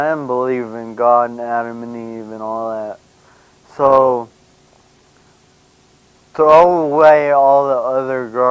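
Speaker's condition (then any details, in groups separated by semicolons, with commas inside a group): Brain injury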